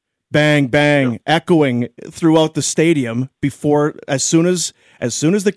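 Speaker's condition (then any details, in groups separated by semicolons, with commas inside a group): No condition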